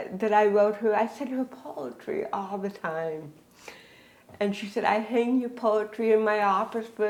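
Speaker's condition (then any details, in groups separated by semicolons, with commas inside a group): Cerebral palsy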